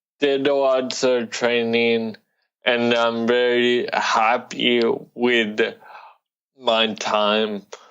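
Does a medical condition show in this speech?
Yes: cerebral palsy.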